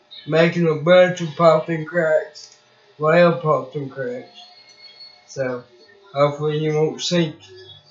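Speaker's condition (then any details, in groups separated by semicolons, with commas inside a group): Cerebral palsy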